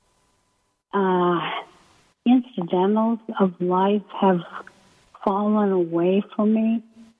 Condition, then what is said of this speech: ALS (motor neuron disease). So please excuse if I might sound weak at some times or you can't understand my voice.